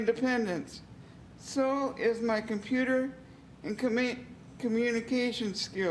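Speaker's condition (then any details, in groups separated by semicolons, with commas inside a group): Cerebral palsy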